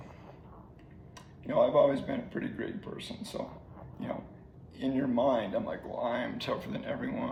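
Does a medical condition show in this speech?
Yes: ALS; slowly progressing ALS.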